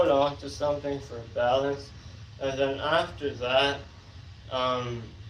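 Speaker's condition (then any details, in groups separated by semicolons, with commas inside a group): Tongue cancer surgery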